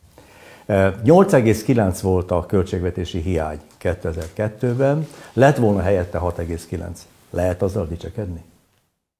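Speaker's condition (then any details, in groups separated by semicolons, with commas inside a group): No condition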